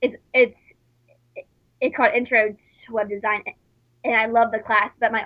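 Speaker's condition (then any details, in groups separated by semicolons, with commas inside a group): Stuttering; stuttering since very young, speech therapy from young age, father stuttered when younger, believed genetic; hides stuttering at work as waitress; fluent in routine work talk, different voice in work mode, stutters in casual conversation, facial contortions; repeated sounds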